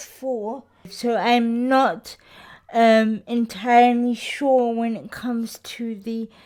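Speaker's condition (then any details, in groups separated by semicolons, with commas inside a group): Cerebral palsy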